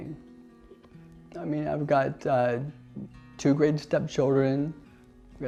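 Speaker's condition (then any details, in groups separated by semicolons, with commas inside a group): ALS; still has voice, voice loss expected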